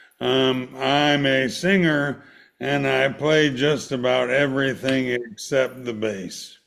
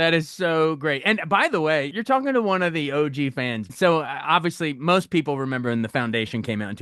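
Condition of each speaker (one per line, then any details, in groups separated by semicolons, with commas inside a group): ALS; motor neuron disease; very slow progressor, fourth year since diagnosis, still singing
No condition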